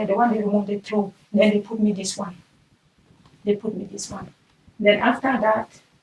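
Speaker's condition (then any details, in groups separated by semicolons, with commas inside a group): No condition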